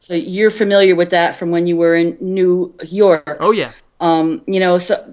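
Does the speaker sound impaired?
Yes: stuttering; stuttering since childhood, onset around age five, covert into early 40s, hiding meant not talking; open about stuttering for about six years, considers self bivert; repetitions of whole words, part-words and phrases, Concerned, frequent um fillers; here prolonged sounds.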